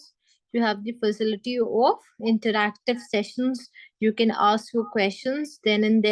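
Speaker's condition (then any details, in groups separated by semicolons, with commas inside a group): No condition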